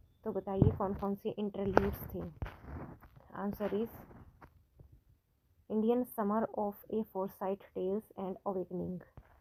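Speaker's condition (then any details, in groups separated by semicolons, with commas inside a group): No condition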